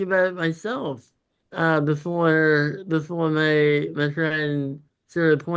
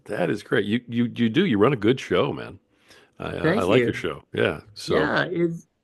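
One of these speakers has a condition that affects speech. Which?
The first: congenital muscular dystrophy; chronic physical disability; progressed, needs more help, physical therapy.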